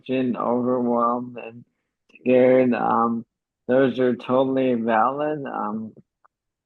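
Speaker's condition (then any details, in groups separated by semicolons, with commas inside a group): ALS; uses pre-recorded voice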